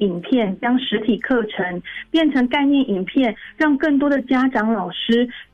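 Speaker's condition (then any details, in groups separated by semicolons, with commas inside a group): No condition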